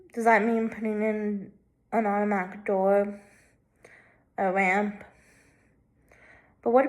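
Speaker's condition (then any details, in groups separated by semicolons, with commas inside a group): Cerebral palsy, left hemiplegia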